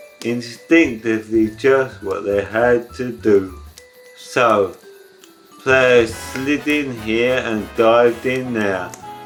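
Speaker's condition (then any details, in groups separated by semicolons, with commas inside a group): ALS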